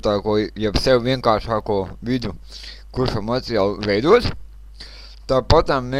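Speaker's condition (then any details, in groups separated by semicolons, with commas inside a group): Cerebral palsy; since birth; speech not very clear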